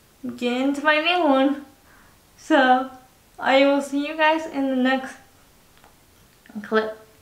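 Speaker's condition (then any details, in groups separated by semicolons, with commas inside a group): Cerebral palsy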